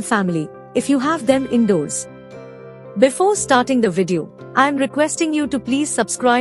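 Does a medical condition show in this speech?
No.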